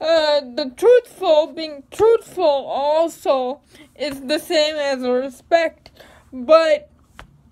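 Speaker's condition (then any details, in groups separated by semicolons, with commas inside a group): Cerebral palsy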